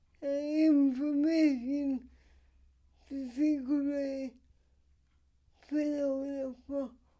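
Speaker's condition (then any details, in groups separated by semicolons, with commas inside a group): Cerebral palsy; needs practically everything done for her, including getting up, dressing, washing and feeding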